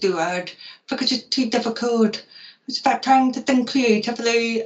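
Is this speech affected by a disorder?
Yes: profoundly deaf; profound deafness.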